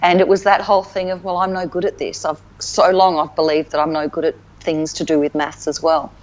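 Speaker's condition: No condition

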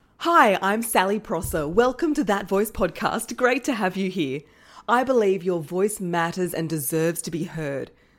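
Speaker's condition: No condition

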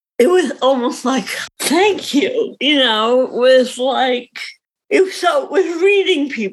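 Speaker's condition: Cerebral palsy; visible cerebral palsy

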